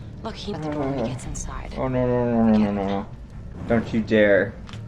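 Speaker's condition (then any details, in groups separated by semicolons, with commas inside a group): No condition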